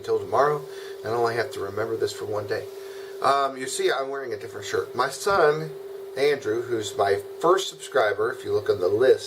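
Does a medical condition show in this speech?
No.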